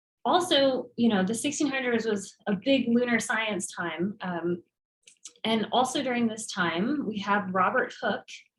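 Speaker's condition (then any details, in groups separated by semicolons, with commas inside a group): No condition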